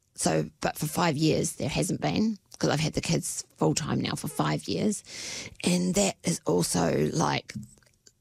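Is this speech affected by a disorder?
Yes: spasmodic dysphonia; lifelong, onset within months after prolonged stress settled, brain-to-voice-box neurological pathway interrupted, prior speech therapy; Botox injections every 3 months, working well, near end of 3-month cycle; voice does weird stuff, hard to get right, audibly worse near end of Botox cycle.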